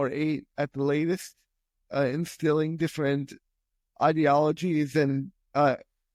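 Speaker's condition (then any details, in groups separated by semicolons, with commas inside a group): Spastic quadriplegic cerebral palsy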